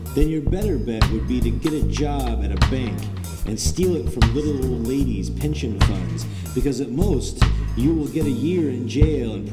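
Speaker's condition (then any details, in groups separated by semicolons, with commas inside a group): No condition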